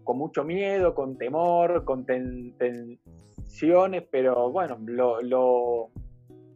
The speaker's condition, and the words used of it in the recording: Stuttering. Mi habla ya es así, es diferente a la del común de las personas.